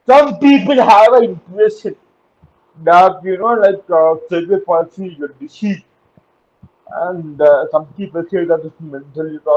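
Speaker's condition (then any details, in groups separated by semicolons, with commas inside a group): Cerebral palsy; uses wheelchair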